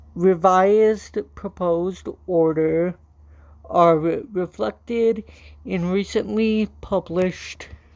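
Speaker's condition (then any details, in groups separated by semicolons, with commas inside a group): Cerebral palsy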